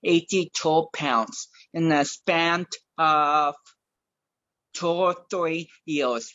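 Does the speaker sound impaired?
Yes: cerebral palsy; speech affected.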